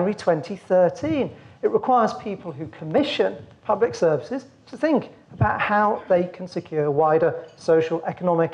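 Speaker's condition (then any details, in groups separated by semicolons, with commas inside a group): No condition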